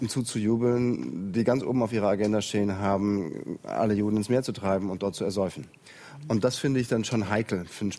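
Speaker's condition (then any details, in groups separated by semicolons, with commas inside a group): No condition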